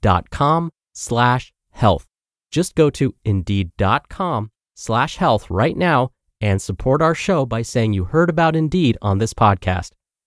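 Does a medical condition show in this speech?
No.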